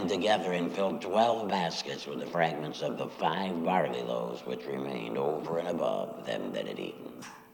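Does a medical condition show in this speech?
Yes: laryngectomy after throat cancer, voice prosthesis; throat cancer treated with chemo and radiation.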